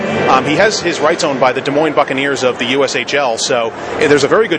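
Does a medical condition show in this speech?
No.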